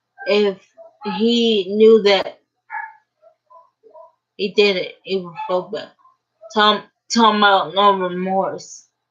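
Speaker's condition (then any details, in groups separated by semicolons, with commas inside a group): Cerebral palsy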